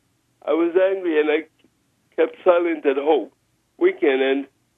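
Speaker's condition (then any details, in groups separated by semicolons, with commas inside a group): Spastic cerebral palsy; lifelong wheelchair use, now power chair for mobility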